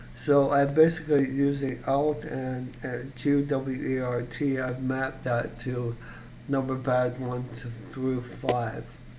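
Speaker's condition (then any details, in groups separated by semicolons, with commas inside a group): ALS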